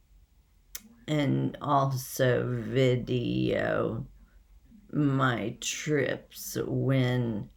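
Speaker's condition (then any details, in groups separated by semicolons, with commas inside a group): Essential tremor; hereditary, progressive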